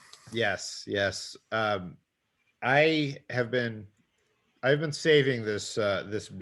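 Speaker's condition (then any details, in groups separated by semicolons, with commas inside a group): No condition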